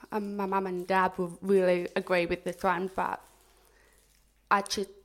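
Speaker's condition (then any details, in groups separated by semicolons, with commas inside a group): Profound deafness; cochlear implant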